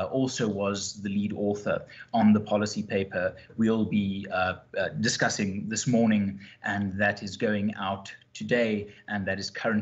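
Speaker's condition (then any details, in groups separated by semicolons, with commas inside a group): No condition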